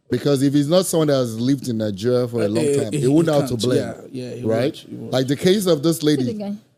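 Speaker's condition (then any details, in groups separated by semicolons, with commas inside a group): No condition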